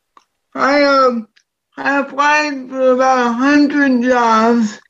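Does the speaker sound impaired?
Yes: cerebral palsy; diagnosed age 2, intervention at Danville Child Development Center, Apple 2gs computer, full-time aide at school.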